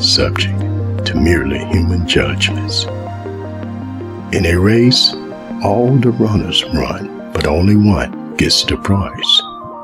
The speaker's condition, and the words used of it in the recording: No condition.